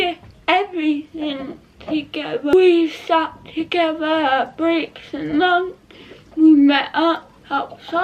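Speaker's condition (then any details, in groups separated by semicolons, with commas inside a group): Cerebral palsy; not quadriplegic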